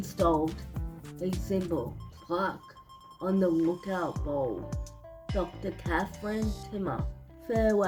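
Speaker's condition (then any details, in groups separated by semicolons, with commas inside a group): Cerebral palsy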